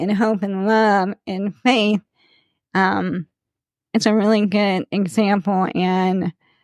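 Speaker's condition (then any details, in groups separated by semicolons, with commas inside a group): ALS; speech slightly slurred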